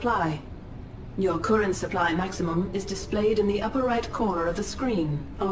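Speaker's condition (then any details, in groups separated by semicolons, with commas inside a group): No condition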